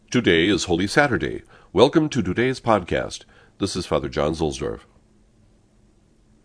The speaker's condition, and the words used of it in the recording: No condition.